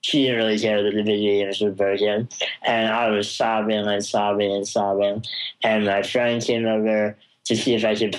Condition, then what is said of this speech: Spinal muscular atrophy. I don't understand why I'm talking to a guy that sounds kind of mumbly.